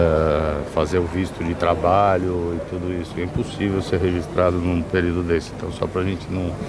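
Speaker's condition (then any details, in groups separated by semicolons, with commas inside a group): No condition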